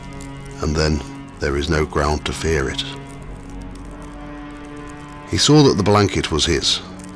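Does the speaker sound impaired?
No.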